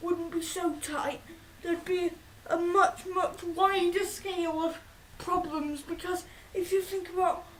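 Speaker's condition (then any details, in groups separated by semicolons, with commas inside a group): Cerebral palsy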